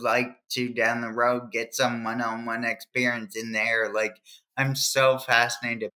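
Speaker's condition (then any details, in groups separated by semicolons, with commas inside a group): Cerebral palsy; trouble remembering multiple tasks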